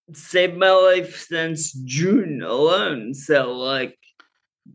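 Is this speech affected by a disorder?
Yes: Friedreich's ataxia; genetic neuromuscular condition, present from birth, normal childhood, slowly worsening, diagnosed in college; progressive, managed with cannabis for neuropathic pain, muscle relaxing, sleep; ataxia worse when not well-rested.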